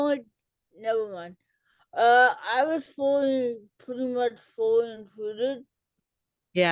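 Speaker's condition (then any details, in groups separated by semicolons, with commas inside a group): Cerebral palsy; childhood speech delay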